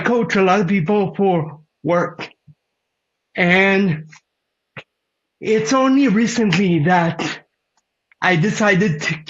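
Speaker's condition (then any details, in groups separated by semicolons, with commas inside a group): Cerebral palsy; present from birth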